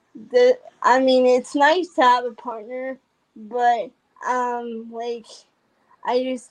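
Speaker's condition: Cerebral palsy; congenital

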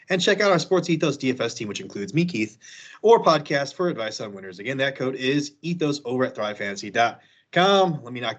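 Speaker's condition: No condition

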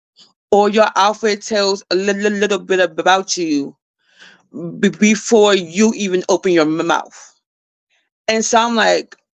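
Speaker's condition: Stuttering; repeated sounds

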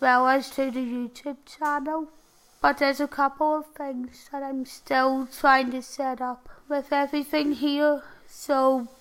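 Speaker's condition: Tracheostomy and ventilator dependent; paralysed from neck down, can move only head, electric and manual wheelchairs

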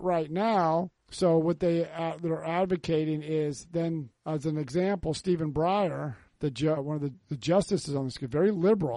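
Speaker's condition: No condition

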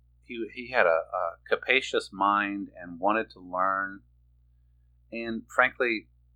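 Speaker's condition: No condition

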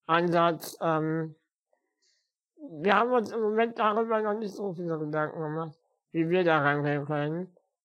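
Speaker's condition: Spinal muscular atrophy; uses wheelchair

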